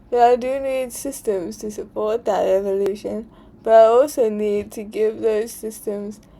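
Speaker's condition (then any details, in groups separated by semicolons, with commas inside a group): Cerebral palsy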